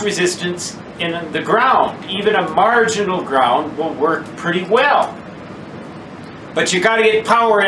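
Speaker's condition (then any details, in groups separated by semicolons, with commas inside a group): No condition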